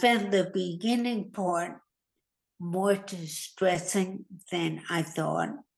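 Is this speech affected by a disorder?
Yes: hemorrhagic stroke; near-fatal brain bleed with unconsciousness, weak right side, right-handed, now types only with left hand; more than a year after stroke; trouble putting thoughts into language, brain works faster than tongue, hard getting words out quickly.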